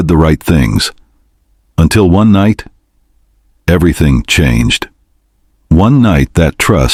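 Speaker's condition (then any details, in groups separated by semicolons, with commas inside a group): No condition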